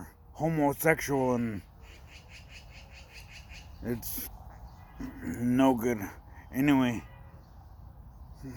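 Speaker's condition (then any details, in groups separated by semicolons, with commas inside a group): Brain injury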